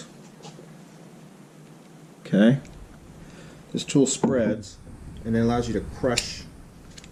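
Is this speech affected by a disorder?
No.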